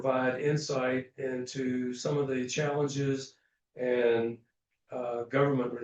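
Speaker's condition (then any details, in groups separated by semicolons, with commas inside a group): No condition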